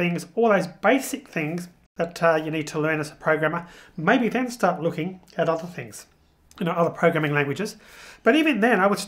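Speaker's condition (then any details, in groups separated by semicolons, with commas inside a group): No condition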